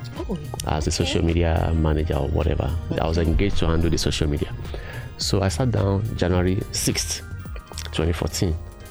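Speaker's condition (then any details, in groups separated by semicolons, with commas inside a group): No condition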